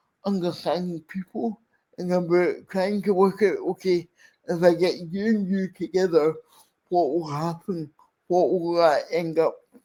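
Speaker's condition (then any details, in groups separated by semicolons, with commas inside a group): Cerebral palsy; speech impairment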